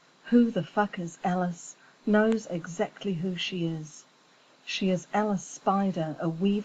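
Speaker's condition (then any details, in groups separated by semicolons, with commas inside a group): No condition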